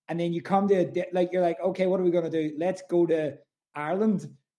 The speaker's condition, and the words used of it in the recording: None; typical speech.